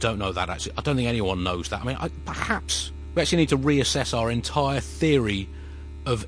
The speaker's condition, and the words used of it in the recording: No condition.